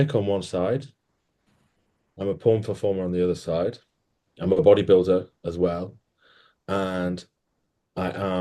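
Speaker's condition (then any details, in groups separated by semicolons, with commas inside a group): No condition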